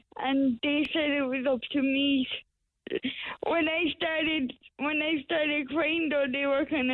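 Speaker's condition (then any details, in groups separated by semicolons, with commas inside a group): Cerebral palsy; recovering from spinal surgery, still in wheelchair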